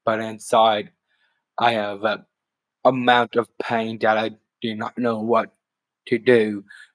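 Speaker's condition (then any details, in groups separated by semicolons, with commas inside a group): Down syndrome; later diagnosed with autism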